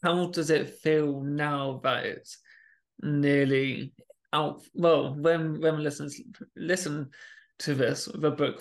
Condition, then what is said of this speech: Stuttering. We do have days where we stammer even more than possible.